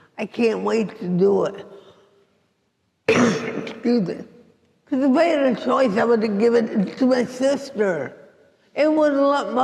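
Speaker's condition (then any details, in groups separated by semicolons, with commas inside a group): Cerebral palsy; affects walking and speech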